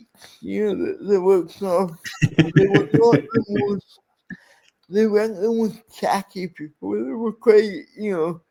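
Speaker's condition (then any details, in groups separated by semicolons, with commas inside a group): Cerebral palsy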